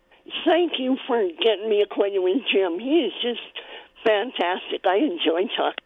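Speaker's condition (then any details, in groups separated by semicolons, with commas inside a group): Cleft palate; spoon feeding needed at one point in early childhood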